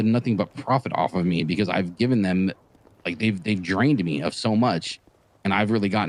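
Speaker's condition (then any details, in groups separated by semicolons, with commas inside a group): No condition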